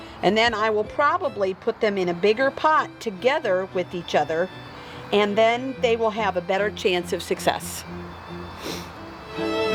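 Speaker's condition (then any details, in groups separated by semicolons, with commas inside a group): No condition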